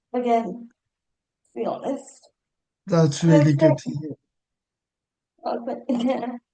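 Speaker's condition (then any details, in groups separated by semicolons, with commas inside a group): Cerebral palsy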